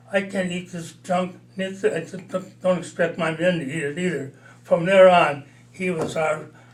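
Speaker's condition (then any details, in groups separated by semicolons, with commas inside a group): Parkinson's disease; mild, about four years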